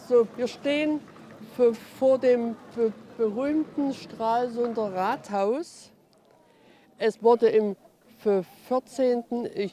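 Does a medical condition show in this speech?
Yes: stuttering; stuttering since childhood, self-help groups; fluency varies by day, speaking freely in public is a great challenge; here repeated sounds, prolonged sounds.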